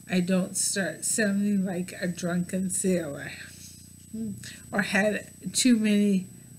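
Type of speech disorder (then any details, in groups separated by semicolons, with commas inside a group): Bulbar dysarthria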